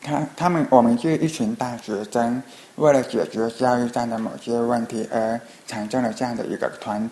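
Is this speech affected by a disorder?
Yes: hearing impairment; Skype video calls hard.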